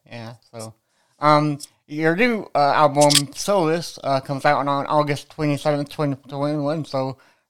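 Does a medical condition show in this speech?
Yes: cerebral palsy.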